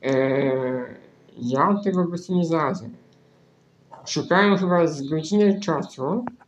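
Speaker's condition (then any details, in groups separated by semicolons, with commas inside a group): Spinal muscular atrophy; right-click via two keys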